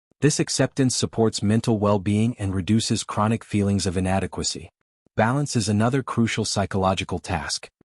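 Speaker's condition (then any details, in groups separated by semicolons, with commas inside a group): No condition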